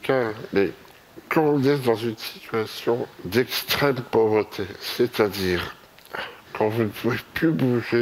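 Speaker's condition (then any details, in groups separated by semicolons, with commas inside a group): Myopathy; caused tetraplegia, wheelchair user; progressed over time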